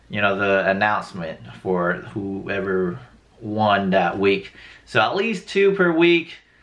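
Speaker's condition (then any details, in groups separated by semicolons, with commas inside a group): No condition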